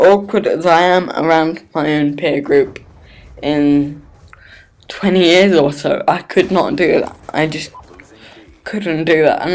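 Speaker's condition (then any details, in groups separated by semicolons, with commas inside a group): Cerebral palsy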